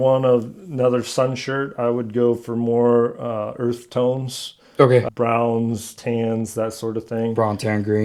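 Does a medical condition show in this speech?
No.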